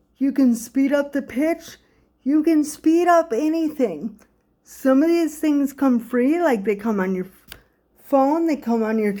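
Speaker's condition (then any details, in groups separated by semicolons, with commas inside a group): Cerebral palsy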